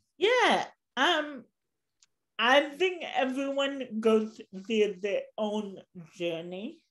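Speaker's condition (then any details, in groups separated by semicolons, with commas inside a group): Cerebral palsy; since birth, walks with walker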